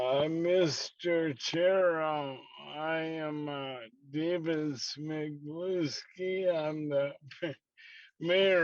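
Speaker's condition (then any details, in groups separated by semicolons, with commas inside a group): ALS; slow progressing form; diagnosed about two years ago; affected, listeners may need repeats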